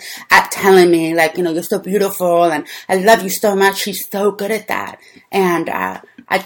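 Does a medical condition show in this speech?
Yes: deafness; deaf since childhood; speaks well, learned speech through childhood lessons with visual computer speech feedback.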